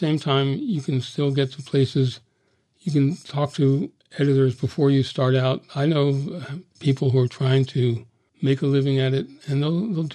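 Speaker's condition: Parkinson's; Parkinson's diagnosed at age 62, died a few months after recording; progressing rapidly, body failing during travel in Spain and Cuba, no longer able to travel

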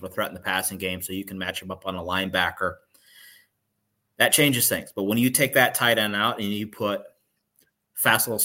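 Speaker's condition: No condition

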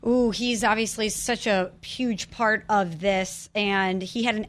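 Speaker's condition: No condition

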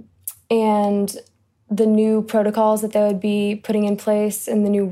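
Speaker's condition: No condition

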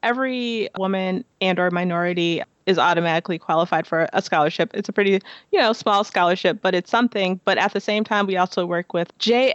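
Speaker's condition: No condition

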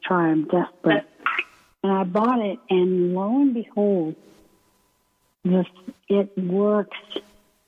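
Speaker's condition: ALS; limb onset in right foot

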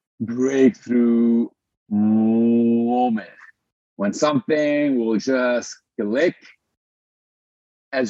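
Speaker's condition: Stutter; stutter since birth in Lebanon, speaking disability, breathing technique partly controls it, Toastmasters practice; audible stutter, pauses may sound like internet lag; prolonged sounds, blocks

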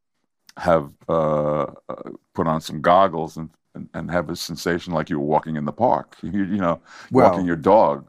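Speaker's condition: No condition

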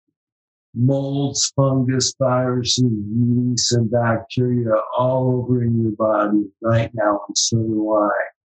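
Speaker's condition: ALS; slurred speech, lost deep resonating radio voice, throat badly affected

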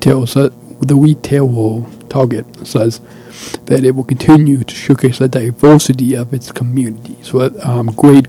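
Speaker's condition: Stuttering and language disorder; severe language disorder; repeated sounds, prolonged sounds

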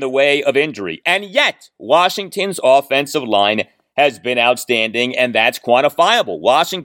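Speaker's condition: No condition

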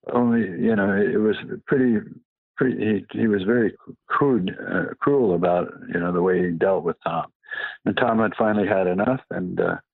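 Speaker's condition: Parkinson's; past cancer

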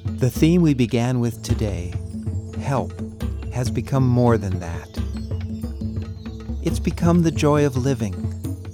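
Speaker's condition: No condition

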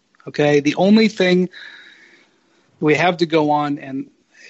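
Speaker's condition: No condition

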